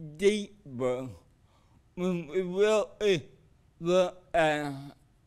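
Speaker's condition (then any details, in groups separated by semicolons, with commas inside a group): Cerebral palsy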